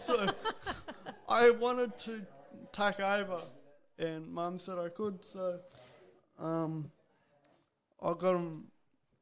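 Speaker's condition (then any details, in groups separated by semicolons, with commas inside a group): Cerebral palsy; deep voice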